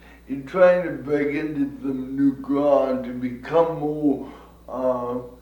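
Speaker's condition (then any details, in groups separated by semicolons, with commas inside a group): Cerebral palsy; from birth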